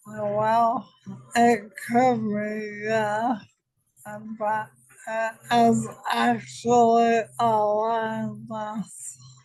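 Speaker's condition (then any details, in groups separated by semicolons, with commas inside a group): ALS; diagnosed almost five years ago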